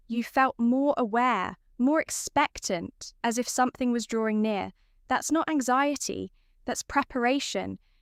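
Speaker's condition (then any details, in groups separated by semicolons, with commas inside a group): No condition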